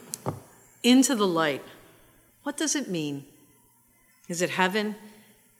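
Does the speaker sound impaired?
No.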